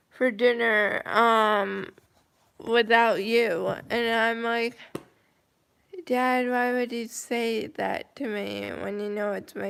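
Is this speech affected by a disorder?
Yes: cerebral palsy, mild.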